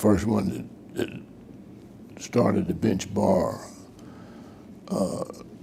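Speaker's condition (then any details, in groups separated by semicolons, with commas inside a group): Parkinson's disease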